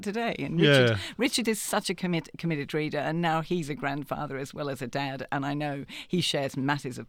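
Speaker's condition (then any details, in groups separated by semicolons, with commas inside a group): No condition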